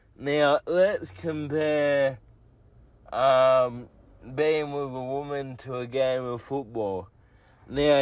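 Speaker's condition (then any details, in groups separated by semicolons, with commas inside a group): Cerebral palsy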